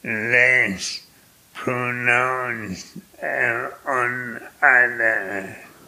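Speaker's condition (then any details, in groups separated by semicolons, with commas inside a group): Primary lateral sclerosis; motor neuron disease, neurologist gave 2 to 5 years, later found primary lateral sclerosis, legs then arms, hands, face, voice; about 12 years since diagnosis, worsening, less mobile, swallowing expected to fail; profoundly affected, speaks with effort, hard to follow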